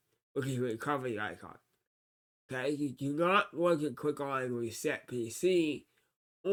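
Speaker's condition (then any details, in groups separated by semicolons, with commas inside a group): Cerebral palsy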